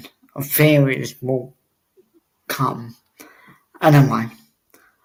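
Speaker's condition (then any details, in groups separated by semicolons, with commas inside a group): Cerebral palsy; obvious speech impediment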